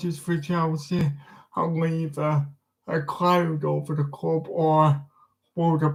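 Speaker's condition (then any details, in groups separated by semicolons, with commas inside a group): Disability affecting speech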